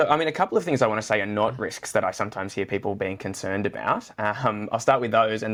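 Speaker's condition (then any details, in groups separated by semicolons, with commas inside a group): No condition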